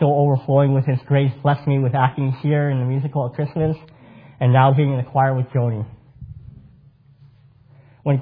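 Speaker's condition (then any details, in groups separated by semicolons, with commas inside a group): Cleft palate; congenital cleft palate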